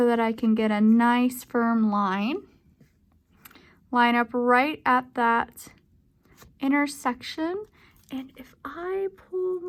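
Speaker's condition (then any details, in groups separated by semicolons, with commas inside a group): No condition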